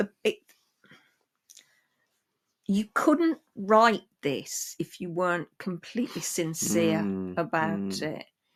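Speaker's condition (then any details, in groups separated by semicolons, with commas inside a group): No condition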